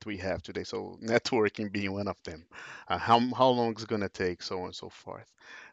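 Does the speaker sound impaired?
No.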